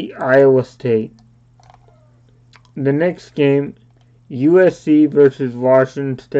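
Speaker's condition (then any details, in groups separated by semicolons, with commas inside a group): Cerebral palsy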